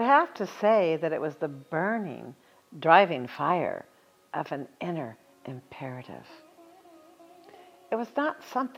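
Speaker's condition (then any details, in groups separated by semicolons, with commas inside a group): No condition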